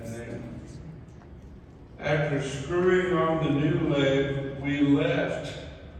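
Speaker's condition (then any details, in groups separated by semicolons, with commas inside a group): ALS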